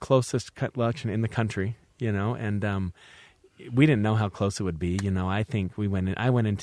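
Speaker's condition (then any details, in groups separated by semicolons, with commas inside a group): No condition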